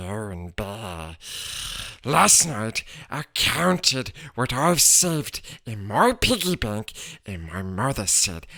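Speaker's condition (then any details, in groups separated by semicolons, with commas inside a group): No condition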